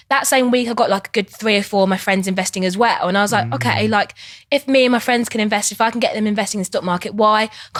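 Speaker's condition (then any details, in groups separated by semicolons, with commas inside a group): No condition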